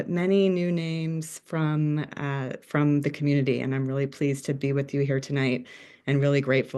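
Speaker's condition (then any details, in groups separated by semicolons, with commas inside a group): No condition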